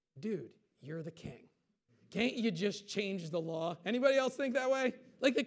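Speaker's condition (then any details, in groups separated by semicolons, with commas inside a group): No condition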